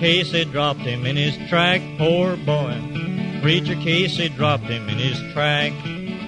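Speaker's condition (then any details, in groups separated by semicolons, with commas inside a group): No condition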